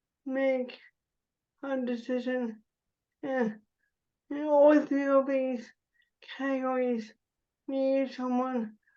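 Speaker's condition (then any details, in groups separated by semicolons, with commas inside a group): Cerebral palsy; spasticity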